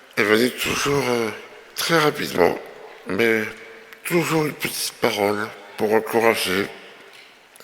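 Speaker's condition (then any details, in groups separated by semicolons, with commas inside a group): Myopathy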